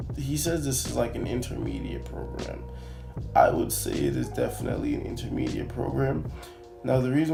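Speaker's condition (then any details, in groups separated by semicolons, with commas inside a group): No condition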